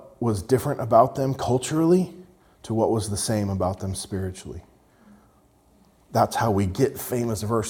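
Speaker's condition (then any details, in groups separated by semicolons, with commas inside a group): No condition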